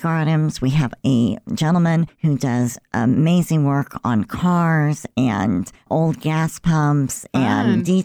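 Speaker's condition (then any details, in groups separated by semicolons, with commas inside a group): Cleft lip and palate; congenital, present since birth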